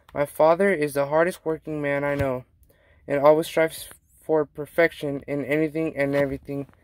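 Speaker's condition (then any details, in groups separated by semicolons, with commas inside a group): No condition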